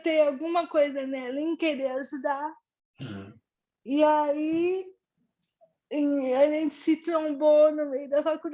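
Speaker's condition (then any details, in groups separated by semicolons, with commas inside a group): Cerebral palsy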